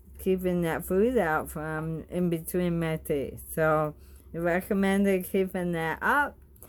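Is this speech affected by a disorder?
Yes: bulbar ALS; bulbar onset, tongue atrophy, cheek and tongue weakness.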